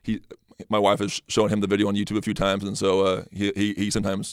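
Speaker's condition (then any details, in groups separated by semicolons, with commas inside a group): Stutter; stutter first noticed in high school, not as a child, magnified speaking Spanish as a missionary; has seen speech therapists, helped a little, uses detailed preparation to reduce stuttering; stutters off the cuff, trips over words, can't get a word out, less when prepared and confident; repeated sounds, prolonged sounds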